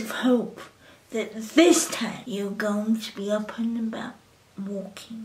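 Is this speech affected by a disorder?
Yes: cerebral palsy.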